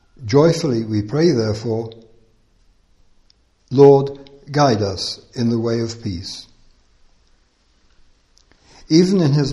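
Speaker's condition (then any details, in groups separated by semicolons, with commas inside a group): No condition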